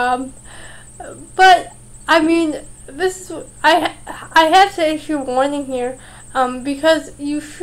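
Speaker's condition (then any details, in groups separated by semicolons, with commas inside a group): Cerebral palsy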